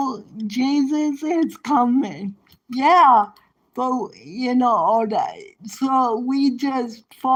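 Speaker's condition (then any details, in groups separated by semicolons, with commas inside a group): Cerebral palsy; present from birth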